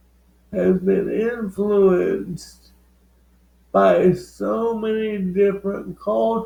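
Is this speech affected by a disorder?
Yes: cerebral palsy.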